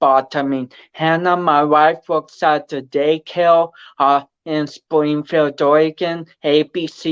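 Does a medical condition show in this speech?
Yes: cerebral palsy; speech affected.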